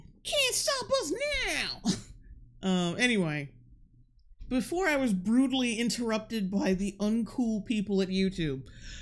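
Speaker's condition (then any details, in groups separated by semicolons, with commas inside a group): No condition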